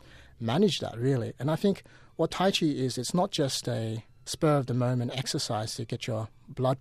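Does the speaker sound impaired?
No.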